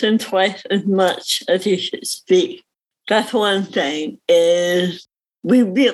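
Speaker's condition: Cerebral palsy; visible cerebral palsy, reading disability

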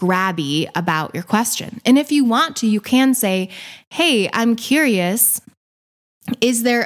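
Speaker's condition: No condition

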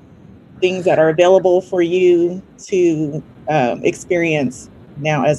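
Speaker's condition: No condition

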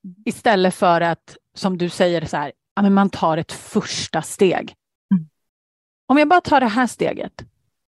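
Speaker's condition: No condition

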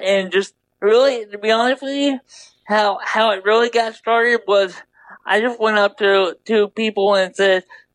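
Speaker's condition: Double hemiplegia cerebral palsy

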